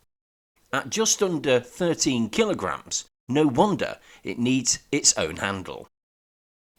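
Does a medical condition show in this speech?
No.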